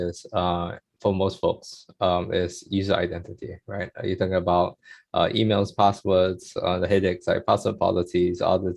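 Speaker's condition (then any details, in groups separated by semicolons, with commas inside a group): No condition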